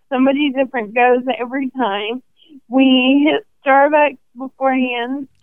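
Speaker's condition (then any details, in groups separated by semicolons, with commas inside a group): ALS; probable category ALS, first symptoms noticed in hand, 18 months to diagnosis, diagnosed at 27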